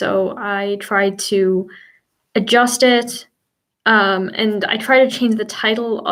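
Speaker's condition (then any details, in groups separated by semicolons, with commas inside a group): No condition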